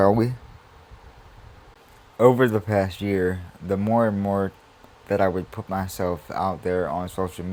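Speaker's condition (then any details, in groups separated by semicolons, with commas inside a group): Cerebral palsy; sometimes stops talking due to spasm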